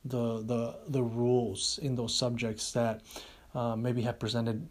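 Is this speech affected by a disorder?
No.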